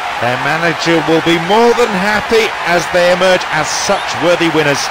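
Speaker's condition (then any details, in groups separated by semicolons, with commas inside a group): No condition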